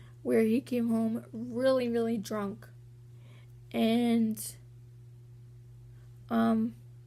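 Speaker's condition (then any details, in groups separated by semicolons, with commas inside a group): Cerebral palsy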